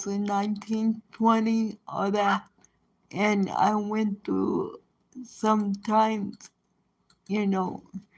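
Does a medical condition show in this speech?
Yes: cerebral palsy; present from birth.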